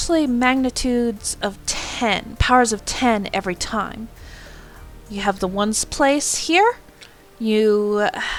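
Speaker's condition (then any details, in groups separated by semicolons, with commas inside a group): No condition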